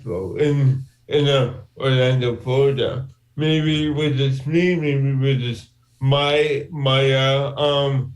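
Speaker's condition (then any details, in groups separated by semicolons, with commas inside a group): Cerebral palsy; from birth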